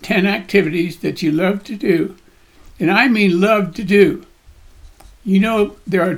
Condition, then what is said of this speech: Parkinson's disease. So I'm dealing with Parkinson's disease, so my voice shakes, I shake, I'm all over the place, but you guys are just going to have to put up with it.